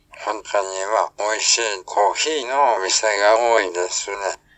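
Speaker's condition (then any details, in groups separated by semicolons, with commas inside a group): ALS, speech-generating device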